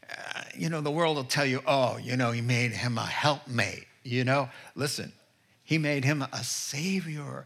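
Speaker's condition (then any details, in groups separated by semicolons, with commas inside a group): No condition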